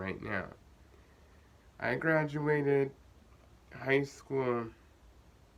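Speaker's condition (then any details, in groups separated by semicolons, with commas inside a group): Cerebral palsy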